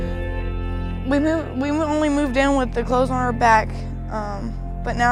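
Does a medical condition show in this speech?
No.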